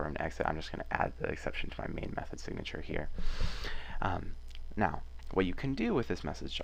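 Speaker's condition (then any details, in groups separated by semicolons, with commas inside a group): No condition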